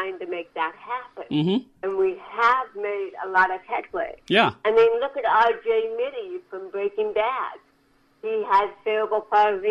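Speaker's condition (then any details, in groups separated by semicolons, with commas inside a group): Cerebral palsy; from birth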